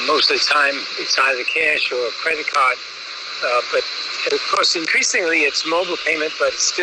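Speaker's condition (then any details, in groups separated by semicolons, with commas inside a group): No condition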